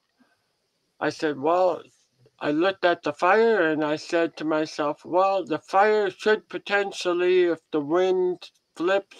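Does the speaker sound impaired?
Yes: head and neck cancer surgery; survivor, about 14 years since diagnosis, 43% five-year survival odds then.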